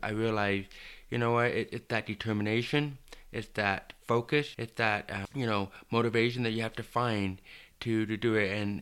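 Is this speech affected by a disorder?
Yes: deafness, hard of hearing; 12 years of intense speech therapy, had to learn how to talk, holds normal dialogue.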